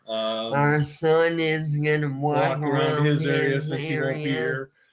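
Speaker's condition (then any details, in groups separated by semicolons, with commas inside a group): ALS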